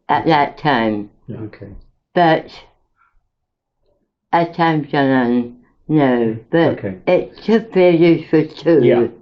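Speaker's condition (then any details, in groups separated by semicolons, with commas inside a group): Mouth cancer after operations; mouth cancer, radiotherapy damaged tongue and bone, feeding tube, tracheotomy, multiple operations; 23 years since diagnosis, permanent mouth and tongue pain; relearned speaking and eating, speech much worse, aspiration, uses speech app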